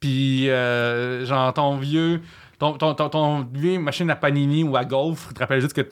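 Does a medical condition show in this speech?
Yes: stuttering and cluttering; lifelong speech problem, long unrecognized, identified about a year ago; on Trois-Bières podcast saw self as the one people could not understand; here repeated words.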